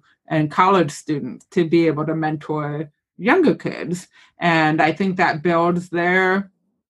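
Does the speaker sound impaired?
Yes: hearing loss with cochlear implant; lifelong hearing loss, cochlear implant left ear, hearing aid right ear.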